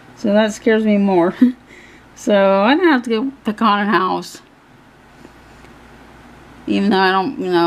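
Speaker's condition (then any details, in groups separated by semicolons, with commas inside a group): Cerebral palsy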